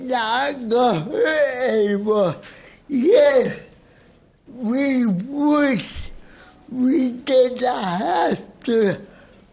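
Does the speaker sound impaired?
Yes: cerebral palsy.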